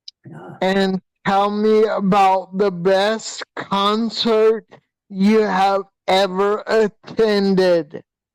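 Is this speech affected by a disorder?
Yes: hydrocephalus with shunt failure.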